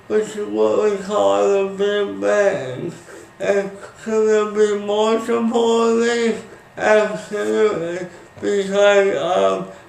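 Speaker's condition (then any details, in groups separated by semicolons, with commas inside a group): Speech impairment after birth surgery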